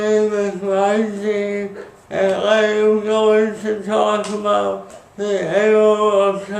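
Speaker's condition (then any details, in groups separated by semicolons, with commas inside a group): Speech impairment after birth surgery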